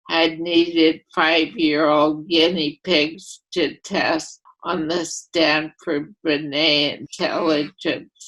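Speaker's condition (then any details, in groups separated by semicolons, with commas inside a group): Primary lateral sclerosis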